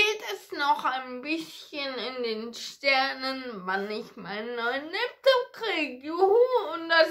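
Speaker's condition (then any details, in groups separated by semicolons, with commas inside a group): Ataxia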